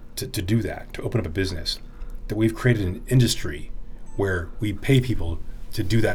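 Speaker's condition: No condition

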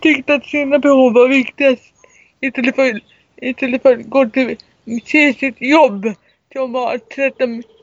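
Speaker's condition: Cerebral palsy; severe, wheelchair user

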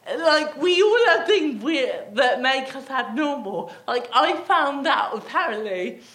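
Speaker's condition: Athetoid cerebral palsy; with myotonia and ataxia

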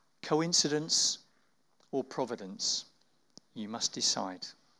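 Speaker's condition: No condition

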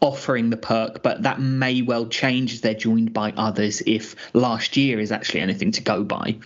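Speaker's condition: No condition

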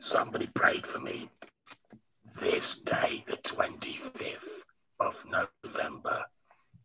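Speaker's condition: Laryngectomy after cancer; voice box removed after cancer, cancer survivor; speaks and street preaches without voice box

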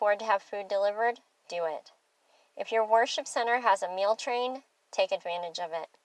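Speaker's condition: Bilateral cleft lip and palate; without partial air escapes to nasal passage, mushy unclear speech, could not roll r's, now improved

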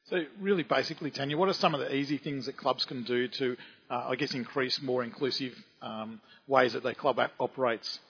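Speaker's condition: No condition

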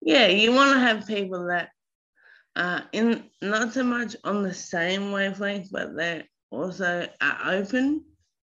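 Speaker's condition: Slurred speech after brainstem stroke; brainstem stroke at 26, initially unable to move below eyes, 7.5 months rehab, 3 hospitals; mild slurred speech, right elbow cannot straighten properly, left-side coordination issues; initially unable to talk, relearned speech, now mild slurring, not very obvious

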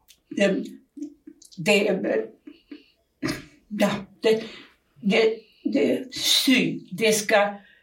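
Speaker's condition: Aphasia; knows words but cannot get them out, word-finding errors, garbled non-words, restarts, repetitions

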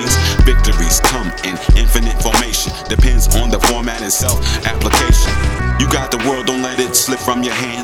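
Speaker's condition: No condition

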